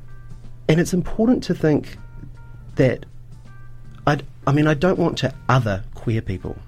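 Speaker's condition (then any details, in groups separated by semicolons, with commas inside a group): No condition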